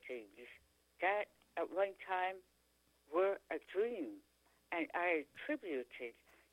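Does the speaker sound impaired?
Yes: tongue cancer; could not speak, swallow or eat after surgery, feeding tube, now speaks pretty clearly.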